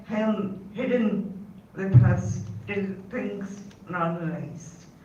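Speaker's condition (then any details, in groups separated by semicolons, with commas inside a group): Cerebral palsy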